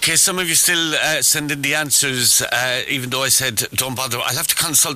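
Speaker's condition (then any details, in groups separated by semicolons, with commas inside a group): No condition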